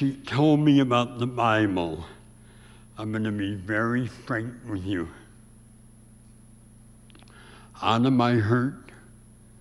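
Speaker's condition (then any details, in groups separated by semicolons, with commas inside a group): Severe speech impediment; white woman taught tongue movement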